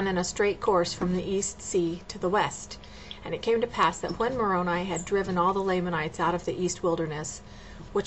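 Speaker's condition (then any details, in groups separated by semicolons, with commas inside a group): No condition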